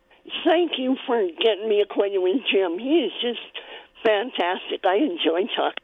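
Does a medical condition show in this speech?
Yes: cleft palate; in early childhood had to be fed with a spoon.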